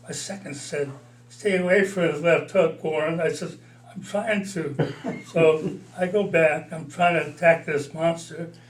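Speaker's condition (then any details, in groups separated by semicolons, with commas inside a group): Parkinson's disease; mild, about four years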